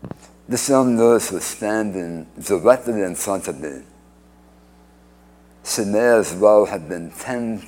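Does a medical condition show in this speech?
Yes: speech impediment after cancer surgery; oral cancer 31 years ago, radiation, 2015 recurrence, two-thirds tongue removed at Hartford Hospital, forearm flap; speech impediment from reconstructed tongue tied to mouth floor, no speech with tracheostomy after surgery.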